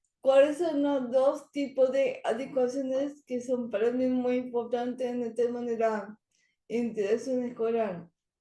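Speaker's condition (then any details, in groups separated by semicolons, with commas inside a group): Cerebral palsy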